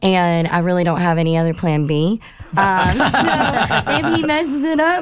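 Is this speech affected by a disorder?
Yes: cleft palate; congenital, prior palate surgery, supported by Operation Smile; gap remaining in palate, widened with growth, tissue surgery to close gap next month, apparatus avoided; some mornings wakes with no voice, mornings rough, voice good lately.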